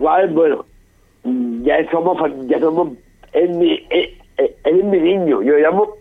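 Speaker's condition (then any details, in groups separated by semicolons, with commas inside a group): Down syndrome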